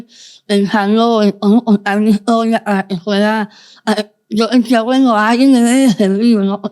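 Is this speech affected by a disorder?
Yes: Moebius syndrome, congenital.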